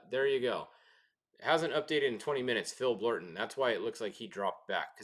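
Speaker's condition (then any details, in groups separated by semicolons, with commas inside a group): No condition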